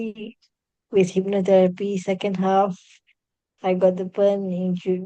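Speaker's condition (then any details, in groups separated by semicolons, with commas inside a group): Cerebral palsy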